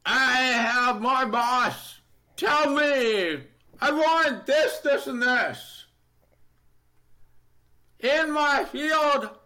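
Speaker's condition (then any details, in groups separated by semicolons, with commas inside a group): Deafness, Neurofibromatosis Type 2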